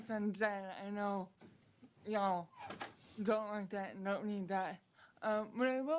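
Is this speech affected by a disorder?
Yes: cerebral palsy; present from birth.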